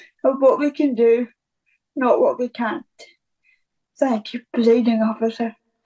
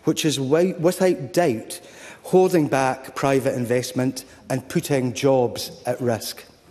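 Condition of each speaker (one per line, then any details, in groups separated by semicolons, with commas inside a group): Cerebral palsy; present from birth
No condition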